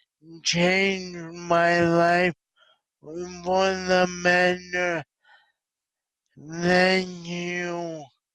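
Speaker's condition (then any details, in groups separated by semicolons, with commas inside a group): Traumatic brain injury; severe car accident at 18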